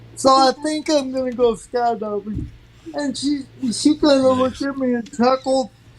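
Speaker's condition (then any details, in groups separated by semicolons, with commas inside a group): Cerebral palsy; from birth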